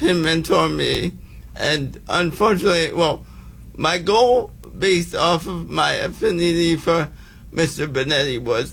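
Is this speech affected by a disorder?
Yes: cerebral palsy; congenital, physical disability visible in hand, unable to play mainstream sports as child; advised by Pete to improve speaking for play-by-play, attended Toastmasters, hired speaking coach.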